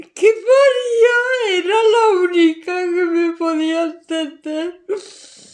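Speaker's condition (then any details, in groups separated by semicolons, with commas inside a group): ALS; ALS, limb onset, right leg then left leg, then arms; hands and arms barely move, now affecting speech; increasingly hard to articulate, losing speech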